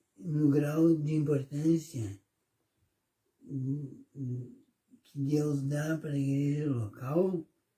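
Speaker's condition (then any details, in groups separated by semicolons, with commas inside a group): Cerebellar ataxia; degenerative hereditary form; diagnosed nine years ago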